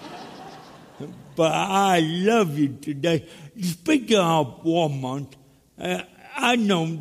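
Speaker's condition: Cerebral palsy; speech impediment

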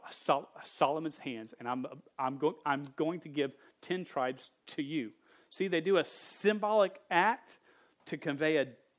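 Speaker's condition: Stutter; stutter since age 5, persisted through teenage years, no successful fix; still stutters, speaking publicly for about 23-24 years; not fully fluent, stuttered on own name as teenager; repeated sounds, repeated words

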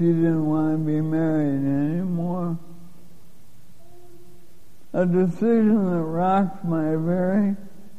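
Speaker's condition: Lou Gehrig's disease; onset with loss of strength first thought due to Parkinson's, given 3 to 5 years to live

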